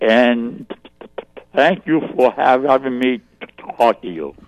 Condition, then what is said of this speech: Stuttering. Now, when I do karaoke, I do not stutter.